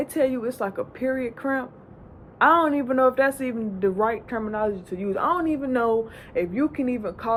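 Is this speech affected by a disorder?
No.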